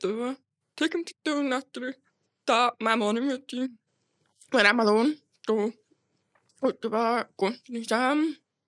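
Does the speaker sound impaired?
Yes: deafness; hearing loss.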